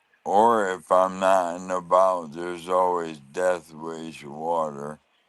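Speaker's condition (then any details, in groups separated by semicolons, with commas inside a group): ALS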